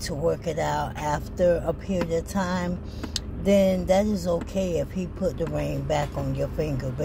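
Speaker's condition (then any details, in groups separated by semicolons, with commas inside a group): ALS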